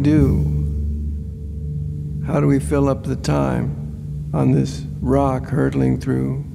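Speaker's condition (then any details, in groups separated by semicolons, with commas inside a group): Parkinson's disease; right-hand tremor, trouble buttoning, arm and stage freezing, lost movement fluidity, onset about 10 years ago; medication with about 90-minute window, sharp and clear at medication peak; less speech trouble than co-actor, mainly movement problems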